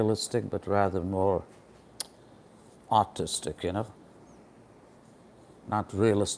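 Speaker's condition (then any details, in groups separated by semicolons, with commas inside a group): No condition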